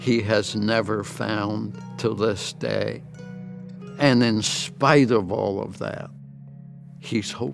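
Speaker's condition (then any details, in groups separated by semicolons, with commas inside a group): ALS; progressive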